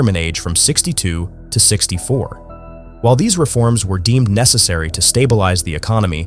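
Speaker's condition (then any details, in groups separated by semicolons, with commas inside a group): No condition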